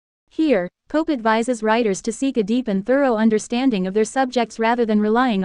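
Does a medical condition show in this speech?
No.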